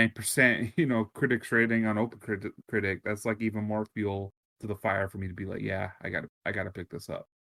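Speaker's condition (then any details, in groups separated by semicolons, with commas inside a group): No condition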